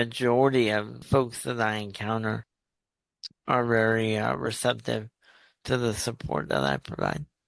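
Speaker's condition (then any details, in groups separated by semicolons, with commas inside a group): Cerebral palsy; voice and speech differ, uncontrollable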